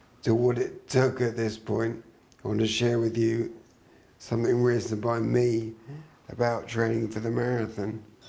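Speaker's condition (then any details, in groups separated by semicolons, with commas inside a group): Traumatic brain injury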